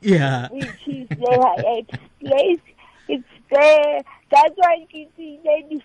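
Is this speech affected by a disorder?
Yes: cerebral palsy; since childhood, mobile enough to climb Kilimanjaro after about three to six months of training.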